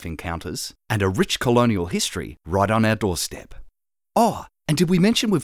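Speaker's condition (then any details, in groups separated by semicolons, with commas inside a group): No condition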